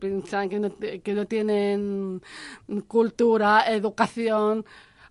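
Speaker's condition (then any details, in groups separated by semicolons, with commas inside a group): Down syndrome; intellectual disability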